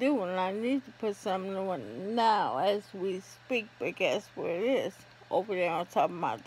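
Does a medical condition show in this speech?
Yes: ALS; affects hands.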